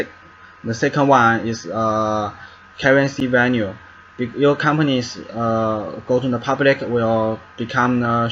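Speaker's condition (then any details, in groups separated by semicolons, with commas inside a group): No condition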